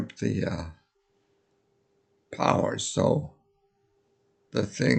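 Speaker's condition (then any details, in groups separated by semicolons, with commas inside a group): Multiple sclerosis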